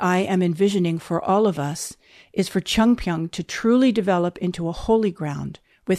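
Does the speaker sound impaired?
No.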